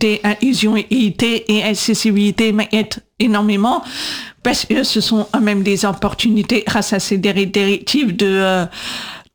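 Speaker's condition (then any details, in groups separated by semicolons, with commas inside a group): Deaf from birth; congenital deafness; follows show via live transcription by Céline Ripoll, needs subtitles and transcripts for videos, podcasts; atypical voice, speech recognition struggles to understand, 20 years speech therapy, lpc coder in class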